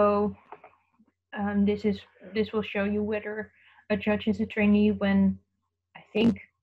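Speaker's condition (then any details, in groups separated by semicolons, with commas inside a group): No condition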